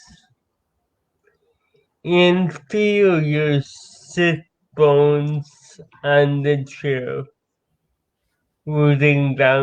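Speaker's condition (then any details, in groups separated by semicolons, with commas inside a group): Cerebral palsy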